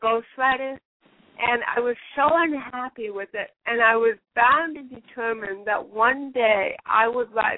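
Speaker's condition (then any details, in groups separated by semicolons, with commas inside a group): Cerebral palsy; since birth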